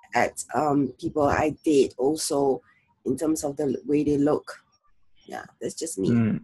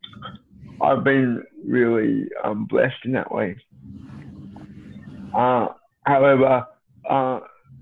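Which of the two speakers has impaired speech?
The second: cerebral palsy; since birth, fully reliant on electric wheelchair.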